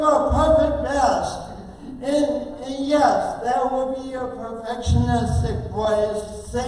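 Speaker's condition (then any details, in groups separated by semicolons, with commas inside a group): Oxygen-related condition, speech impairment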